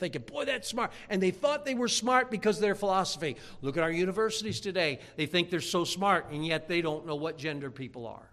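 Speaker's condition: No condition

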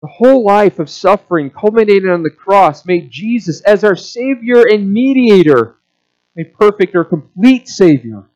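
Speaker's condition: No condition

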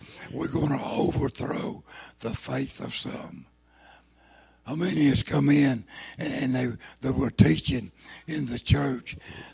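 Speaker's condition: Throat cancer, lost vocal cord

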